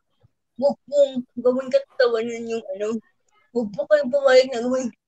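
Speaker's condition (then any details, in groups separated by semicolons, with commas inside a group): Cerebral palsy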